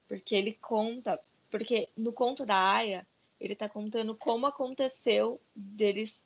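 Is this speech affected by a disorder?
No.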